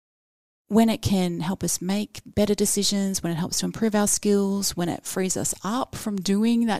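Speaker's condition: No condition

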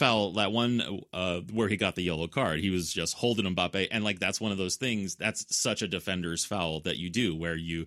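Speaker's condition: No condition

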